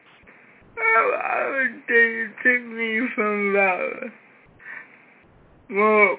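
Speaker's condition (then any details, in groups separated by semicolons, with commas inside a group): Cerebral palsy; severe cerebral palsy from birth, cannot use hands, needs help with feeding, toileting and showering; cannot talk well since childhood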